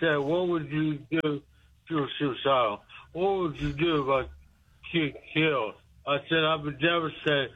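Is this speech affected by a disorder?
Yes: speech impediment; usually hard to understand, clearer than usual this call.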